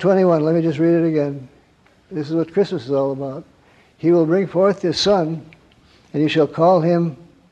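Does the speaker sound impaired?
Yes: Parkinson's; wakes at night.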